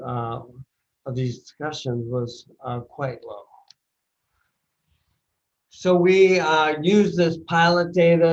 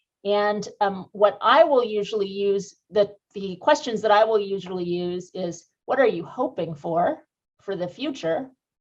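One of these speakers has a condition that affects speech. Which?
The first: bulbar onset ALS; recently diagnosed, mild bulbar symptoms; speech affected, sounds slightly drunk.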